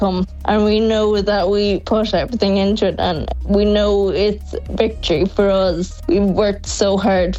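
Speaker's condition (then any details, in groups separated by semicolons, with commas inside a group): Friedreich's ataxia; drug Skyclarys from Biogen newly approved for HSE reimbursement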